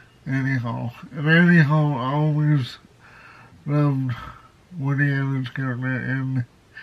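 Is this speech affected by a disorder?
Yes: cerebral palsy, severe; spastic type.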